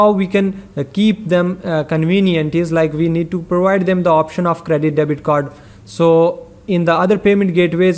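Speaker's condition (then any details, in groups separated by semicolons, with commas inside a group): No condition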